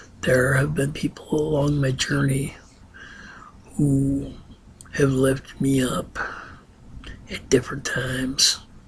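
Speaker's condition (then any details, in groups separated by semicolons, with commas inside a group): Ataxia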